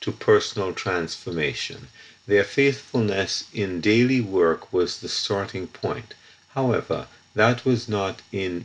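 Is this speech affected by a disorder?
No.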